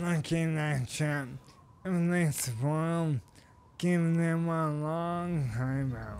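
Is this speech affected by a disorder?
Yes: ALS.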